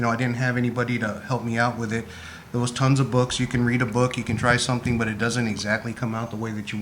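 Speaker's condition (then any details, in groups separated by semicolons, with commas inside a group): No condition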